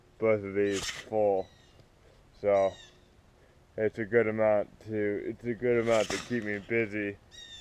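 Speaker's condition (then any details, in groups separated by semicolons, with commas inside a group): Cerebral palsy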